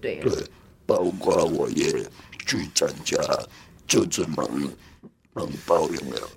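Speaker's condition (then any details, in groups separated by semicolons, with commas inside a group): Laryngectomy for hypopharyngeal cancer; total laryngectomy for stage four hypopharyngeal cancer diagnosed at 45, smoker since junior high; hoarse voice before diagnosis, voice lost after surgery, 1.5 years to say own name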